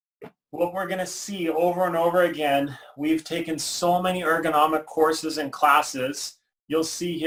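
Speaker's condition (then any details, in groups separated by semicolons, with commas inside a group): No condition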